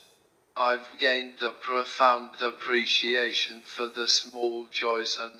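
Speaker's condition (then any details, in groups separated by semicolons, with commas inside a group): Motor neurone disease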